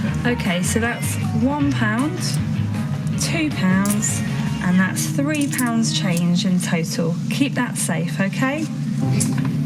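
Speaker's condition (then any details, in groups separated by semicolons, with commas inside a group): No condition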